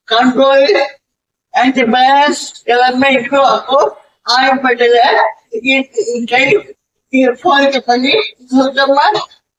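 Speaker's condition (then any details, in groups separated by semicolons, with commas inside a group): Cerebral palsy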